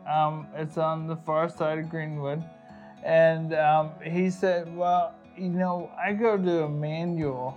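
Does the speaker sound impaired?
Yes: ALS; diagnosed by neurologists at Mayo Clinic, Rochester, Minnesota, after prolonged search for answers.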